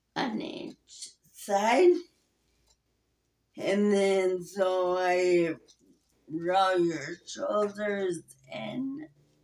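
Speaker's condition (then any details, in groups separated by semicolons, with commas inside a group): Muscular dystrophy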